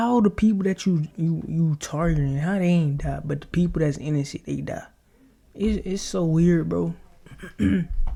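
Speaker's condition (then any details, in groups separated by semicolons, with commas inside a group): No condition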